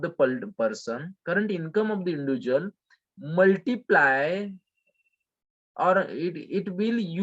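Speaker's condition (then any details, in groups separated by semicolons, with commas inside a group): No condition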